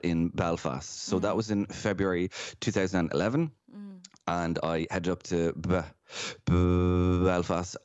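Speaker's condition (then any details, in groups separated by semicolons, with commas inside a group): Stammer; stammer since first speaking, overt open struggle then covert, worsened during journalism degree at DCU, childhood speech therapy with short-term gains; instructor on peer-led McGuire Programme Ireland, uses costal breathing technique; formerly avoided trigger words and situations, used tricks to seem fluent, fear-driven blocks; repeated sounds, prolonged sounds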